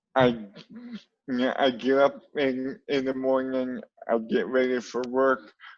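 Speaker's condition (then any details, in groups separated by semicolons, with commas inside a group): Cerebral palsy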